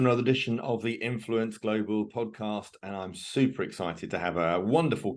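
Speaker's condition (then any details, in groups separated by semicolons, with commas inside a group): No condition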